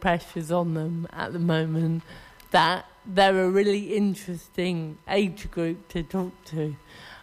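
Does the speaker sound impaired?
Yes: cerebral palsy.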